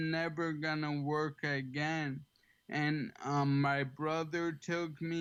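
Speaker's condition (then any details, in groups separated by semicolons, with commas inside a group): ALS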